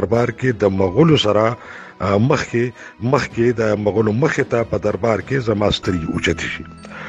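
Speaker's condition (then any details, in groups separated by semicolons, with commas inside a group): No condition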